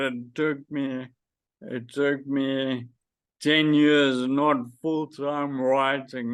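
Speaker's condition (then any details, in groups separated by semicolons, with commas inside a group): Friedreich's ataxia; does voice exercises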